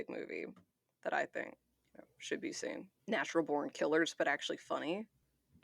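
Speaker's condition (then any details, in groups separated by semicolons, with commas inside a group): No condition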